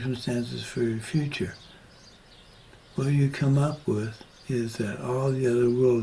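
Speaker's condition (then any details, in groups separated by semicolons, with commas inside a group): Parkinson's disease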